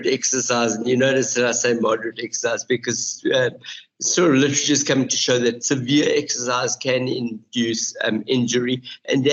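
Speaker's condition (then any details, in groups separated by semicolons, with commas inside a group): No condition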